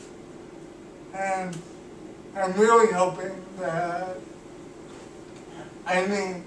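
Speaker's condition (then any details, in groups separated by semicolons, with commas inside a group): Cerebral palsy; cannot walk, uses wheelchair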